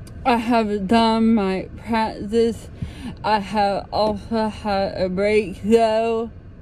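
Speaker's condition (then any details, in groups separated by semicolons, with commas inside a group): Dysarthria; autoimmune reaction to virus; speech varies through day with practice, energy, mood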